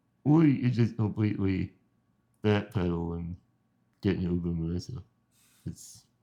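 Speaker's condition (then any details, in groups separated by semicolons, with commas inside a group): Spinal muscular atrophy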